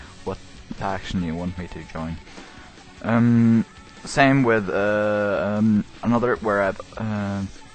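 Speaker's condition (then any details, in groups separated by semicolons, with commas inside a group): No condition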